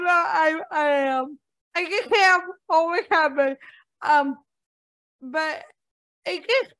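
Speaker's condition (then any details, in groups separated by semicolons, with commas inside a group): Cerebral palsy; impaired speech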